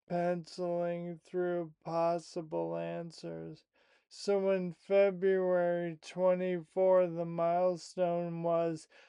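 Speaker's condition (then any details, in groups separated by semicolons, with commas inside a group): Primary lateral sclerosis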